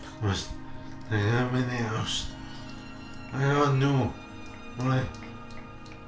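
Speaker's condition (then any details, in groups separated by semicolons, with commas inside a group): Motor neurone disease; voice changed early, throat muscle impaired, cannot project voice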